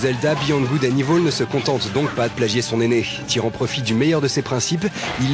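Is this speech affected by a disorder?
No.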